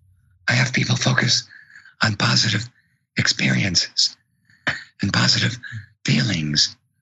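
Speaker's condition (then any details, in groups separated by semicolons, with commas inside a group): Vocal cord paralysis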